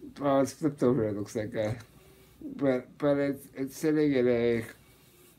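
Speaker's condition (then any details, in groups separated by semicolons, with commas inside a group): Muscular dystrophy, Duchenne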